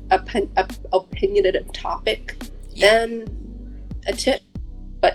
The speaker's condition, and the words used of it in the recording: Stuttering. So I stutter on every word when I'm not like thinking about it.